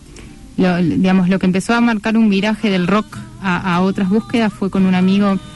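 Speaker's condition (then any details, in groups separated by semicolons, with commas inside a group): No condition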